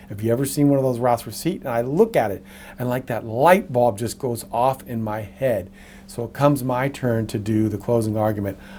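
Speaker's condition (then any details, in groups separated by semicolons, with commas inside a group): No condition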